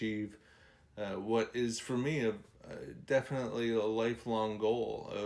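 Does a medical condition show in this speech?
Yes: ALS.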